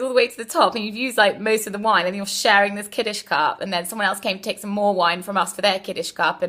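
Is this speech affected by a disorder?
No.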